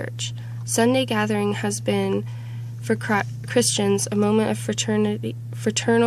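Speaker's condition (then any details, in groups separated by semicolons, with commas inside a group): No condition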